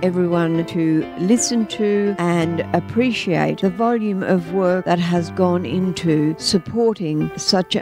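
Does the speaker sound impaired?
No.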